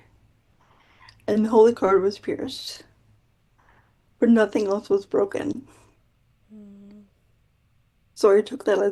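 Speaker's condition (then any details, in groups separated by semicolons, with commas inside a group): Quadriplegic cerebral palsy; quadriplegic, birth oxygen lack and brain bleed, spasticity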